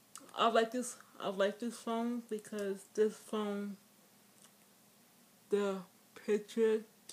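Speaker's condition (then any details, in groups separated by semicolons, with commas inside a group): Speech impairment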